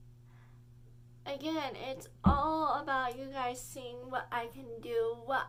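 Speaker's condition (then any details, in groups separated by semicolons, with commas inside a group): Cerebral palsy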